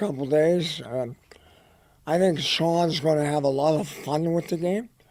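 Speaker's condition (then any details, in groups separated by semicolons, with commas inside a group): Head and neck cancer; dry throat, dry mouth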